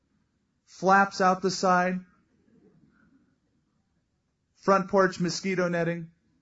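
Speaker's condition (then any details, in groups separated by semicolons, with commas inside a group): No condition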